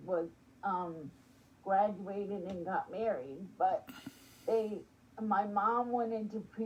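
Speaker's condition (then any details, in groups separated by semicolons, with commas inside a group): Spastic quadriplegic cerebral palsy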